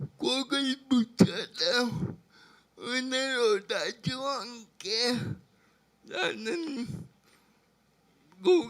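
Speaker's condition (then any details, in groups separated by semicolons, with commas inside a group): Brain lesion disability grade 1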